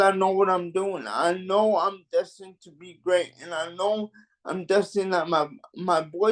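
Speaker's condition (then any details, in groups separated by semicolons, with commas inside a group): Cerebral palsy; mild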